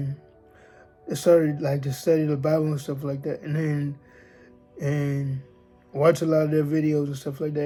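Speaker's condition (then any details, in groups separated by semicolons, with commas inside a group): Cerebral palsy, spastic diplegia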